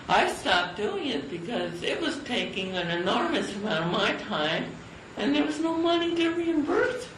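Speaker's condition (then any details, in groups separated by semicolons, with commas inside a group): Cerebral palsy; from birth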